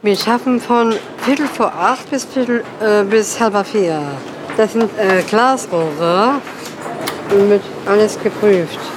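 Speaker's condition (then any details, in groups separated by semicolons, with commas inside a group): Down syndrome; trisomy 21, extra chromosome 21; age 38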